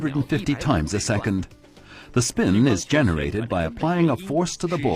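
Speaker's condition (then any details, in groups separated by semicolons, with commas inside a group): No condition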